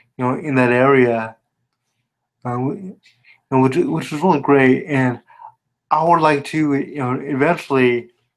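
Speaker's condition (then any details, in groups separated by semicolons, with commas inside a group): Spastic quadriplegia cerebral palsy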